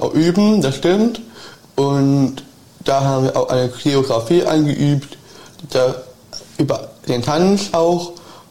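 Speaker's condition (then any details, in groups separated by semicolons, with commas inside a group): Down syndrome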